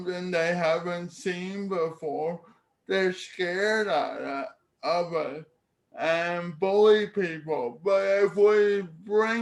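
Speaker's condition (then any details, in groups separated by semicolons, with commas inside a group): Cerebral palsy; speech therapy in childhood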